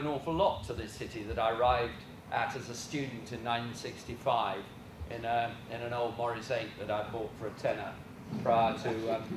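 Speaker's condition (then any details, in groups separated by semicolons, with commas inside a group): No condition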